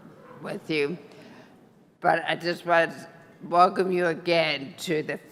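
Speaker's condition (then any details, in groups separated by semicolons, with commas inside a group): Brain injury; injury 20 years ago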